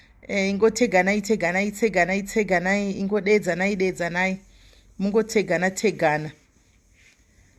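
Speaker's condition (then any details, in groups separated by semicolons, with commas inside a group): No condition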